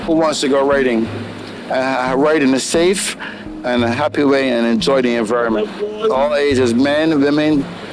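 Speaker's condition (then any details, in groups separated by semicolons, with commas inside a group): No condition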